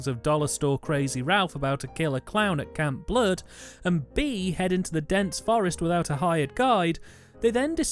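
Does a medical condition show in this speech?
No.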